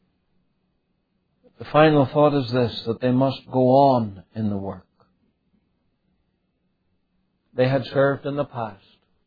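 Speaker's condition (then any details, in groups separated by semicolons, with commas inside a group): No condition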